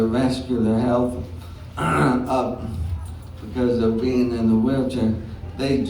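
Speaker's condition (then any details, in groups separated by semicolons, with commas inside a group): ALS; onset left hand weakness, then right hand; some speech trouble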